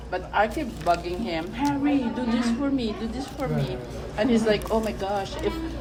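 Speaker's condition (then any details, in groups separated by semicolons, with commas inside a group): No condition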